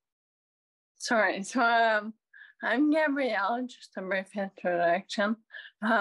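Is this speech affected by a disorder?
Yes: Friedreich's ataxia; diagnosed 15 years ago.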